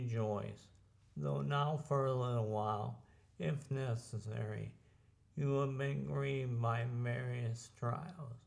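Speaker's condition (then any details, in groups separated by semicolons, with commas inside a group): ALS; terminal, crippling disease; some speaking ability already lost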